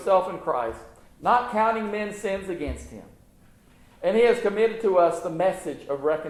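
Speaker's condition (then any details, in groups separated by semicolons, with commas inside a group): No condition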